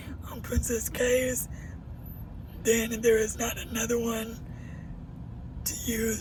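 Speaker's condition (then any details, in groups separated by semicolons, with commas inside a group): Cerebral palsy; uses a wheelchair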